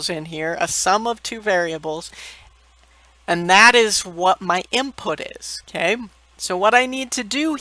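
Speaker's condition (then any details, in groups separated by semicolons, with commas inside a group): No condition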